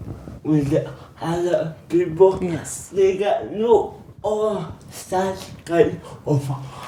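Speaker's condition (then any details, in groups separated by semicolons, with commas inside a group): Cerebral palsy; mild, diagnosed in infancy, weak neck, C-curved spine; noisy throat breathing as infant, needed speech learning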